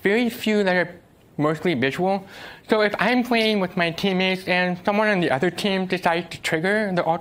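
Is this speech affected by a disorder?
Yes: deafness; uses American Sign Language, cannot follow game voice chat or spoken cues amid noise.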